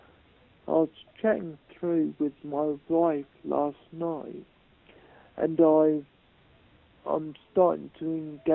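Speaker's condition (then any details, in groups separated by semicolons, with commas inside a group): Multiple sclerosis; relapsing course, intention tremor; voice much more restricted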